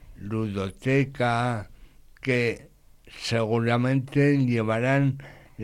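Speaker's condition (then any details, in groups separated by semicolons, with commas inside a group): Condition akin to cerebral palsy, acquired after age three; lasting sequelae from an event or accident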